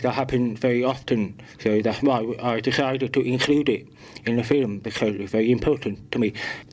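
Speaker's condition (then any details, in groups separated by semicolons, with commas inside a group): Profoundly deaf, born profoundly deaf; congenital profound deafness, present since birth; has to remind people to speak more clearly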